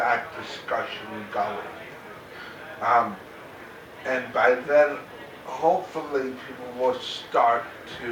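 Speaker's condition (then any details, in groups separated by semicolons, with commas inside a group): Cerebral palsy; very mild form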